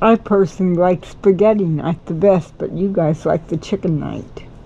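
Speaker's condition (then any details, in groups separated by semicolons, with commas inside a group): Cerebral palsy; cannot walk, crawls to get around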